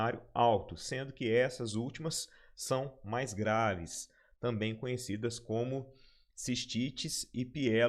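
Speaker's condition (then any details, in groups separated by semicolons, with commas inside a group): No condition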